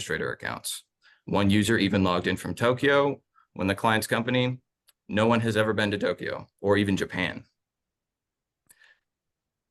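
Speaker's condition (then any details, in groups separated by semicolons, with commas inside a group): No condition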